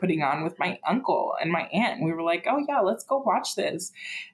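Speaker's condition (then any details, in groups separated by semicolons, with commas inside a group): No condition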